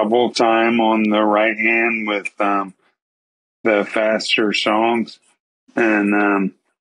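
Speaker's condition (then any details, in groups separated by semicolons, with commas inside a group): ALS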